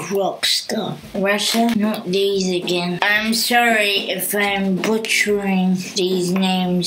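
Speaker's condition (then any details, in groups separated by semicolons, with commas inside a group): Cerebral palsy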